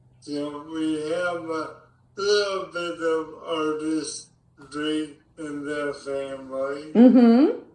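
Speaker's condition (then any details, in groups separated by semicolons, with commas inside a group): ALS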